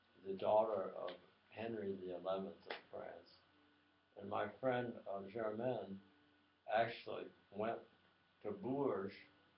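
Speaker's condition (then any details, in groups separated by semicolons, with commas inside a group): Tongue cancer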